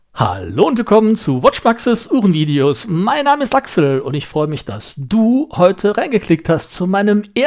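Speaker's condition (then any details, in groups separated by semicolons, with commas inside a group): No condition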